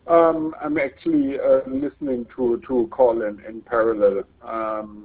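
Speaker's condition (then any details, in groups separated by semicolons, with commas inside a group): No condition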